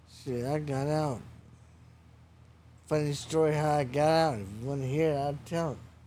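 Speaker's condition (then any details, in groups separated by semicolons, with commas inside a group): Traumatic brain injury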